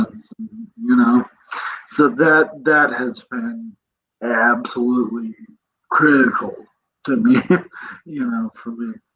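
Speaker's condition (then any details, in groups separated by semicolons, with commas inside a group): Cerebral palsy; present from birth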